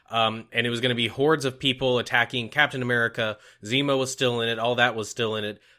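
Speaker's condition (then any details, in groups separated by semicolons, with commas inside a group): No condition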